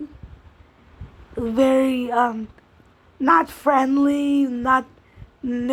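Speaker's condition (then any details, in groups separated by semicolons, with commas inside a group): Cerebral palsy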